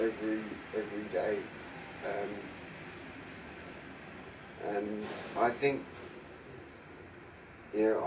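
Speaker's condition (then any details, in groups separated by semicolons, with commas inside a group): Traumatic brain injury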